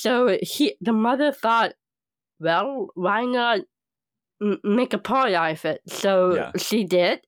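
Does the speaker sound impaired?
Yes: Down syndrome; age 30, slow to catch breath walking hills, as on Japan trip.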